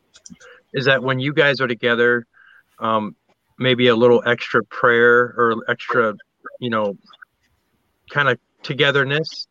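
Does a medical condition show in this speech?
No.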